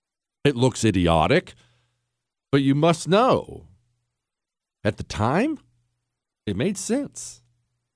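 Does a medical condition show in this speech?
No.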